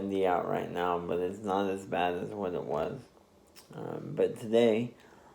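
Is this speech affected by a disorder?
Yes: spastic diplegia cerebral palsy.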